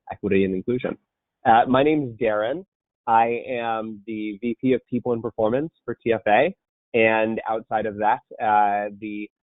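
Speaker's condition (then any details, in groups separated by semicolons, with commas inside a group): No condition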